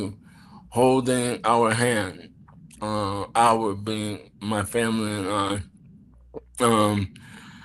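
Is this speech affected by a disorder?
Yes: ALS; throat muscles affected, speech slowed.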